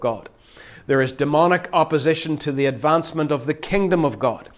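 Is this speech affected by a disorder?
No.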